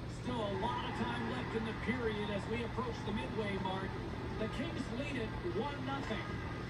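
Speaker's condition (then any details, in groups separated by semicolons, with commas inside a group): No condition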